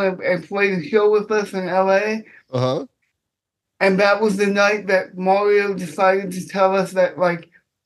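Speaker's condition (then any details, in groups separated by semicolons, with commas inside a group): Cerebral palsy; self-conscious about speech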